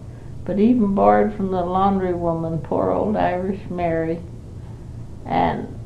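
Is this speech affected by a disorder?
Yes: Parkinson's; not very able to do much.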